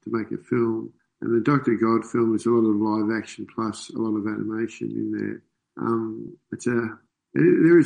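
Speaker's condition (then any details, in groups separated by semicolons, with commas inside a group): Parkinson's disease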